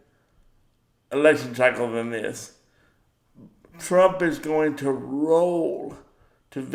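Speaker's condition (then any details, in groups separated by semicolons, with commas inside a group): Cerebral palsy; power wheelchair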